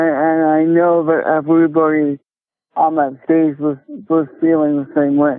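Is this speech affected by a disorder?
Yes: cerebral palsy; speech affected.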